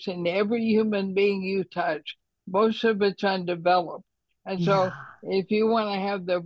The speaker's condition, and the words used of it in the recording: ALS (motor neuron disease). Yeah, you can hear my tongue has trouble cooperating with me, and my hands on a, I can't write anymore.